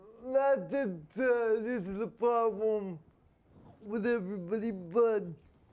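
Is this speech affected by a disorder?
Yes: spastic quadriplegia.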